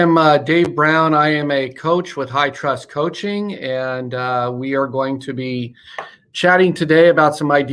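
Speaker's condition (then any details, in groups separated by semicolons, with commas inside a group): No condition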